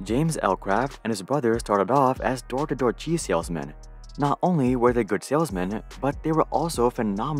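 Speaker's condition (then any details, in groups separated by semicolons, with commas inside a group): No condition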